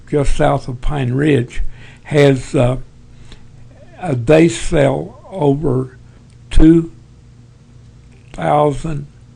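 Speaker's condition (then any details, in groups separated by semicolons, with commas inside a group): Parkinson's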